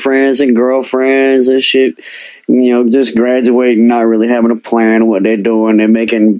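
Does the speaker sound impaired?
Yes: cleft lip and palate; present from birth.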